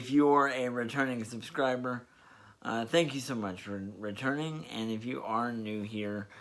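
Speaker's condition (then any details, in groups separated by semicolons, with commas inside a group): Spastic diplegia cerebral palsy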